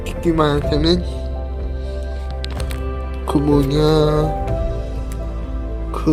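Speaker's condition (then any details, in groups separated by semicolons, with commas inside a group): Cerebral palsy; brain lesion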